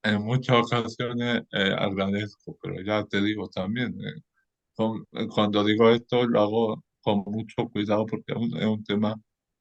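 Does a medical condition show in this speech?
Yes: cerebral palsy; may run out of air, not always fully intelligible.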